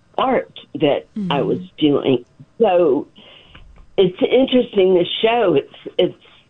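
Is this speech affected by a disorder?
Yes: spasmodic dysphonia; spasmodic dysphonia for a short time, Botox treatments with good result, walks slowly with cane.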